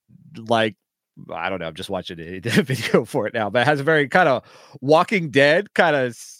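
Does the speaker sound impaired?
No.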